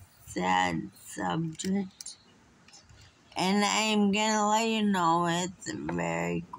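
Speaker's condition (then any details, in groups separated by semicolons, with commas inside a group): Friedreich's ataxia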